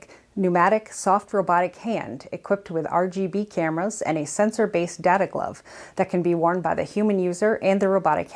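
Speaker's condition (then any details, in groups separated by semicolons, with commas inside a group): No condition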